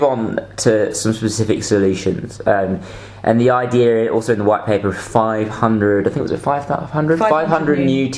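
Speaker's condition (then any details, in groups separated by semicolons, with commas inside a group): No condition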